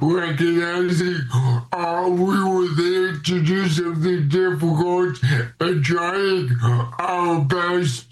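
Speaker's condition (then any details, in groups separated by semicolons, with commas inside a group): Cerebral palsy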